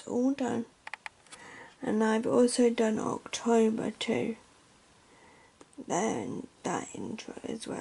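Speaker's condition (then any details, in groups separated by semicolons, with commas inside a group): Cerebral palsy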